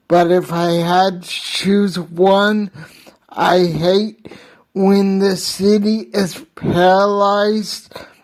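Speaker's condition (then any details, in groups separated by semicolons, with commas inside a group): Hydrocephalus with shunt failure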